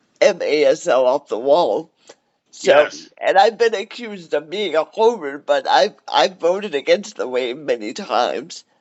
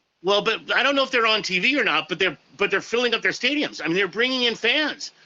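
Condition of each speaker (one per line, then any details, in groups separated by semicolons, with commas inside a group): Cerebral palsy; cerebral palsy, wheelchair
No condition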